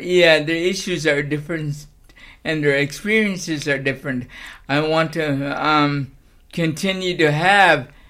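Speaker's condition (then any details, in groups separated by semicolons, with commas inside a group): Cerebral palsy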